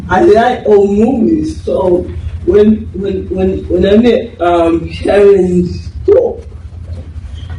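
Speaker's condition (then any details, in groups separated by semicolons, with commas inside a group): Cerebral palsy; left side affected; voice damaged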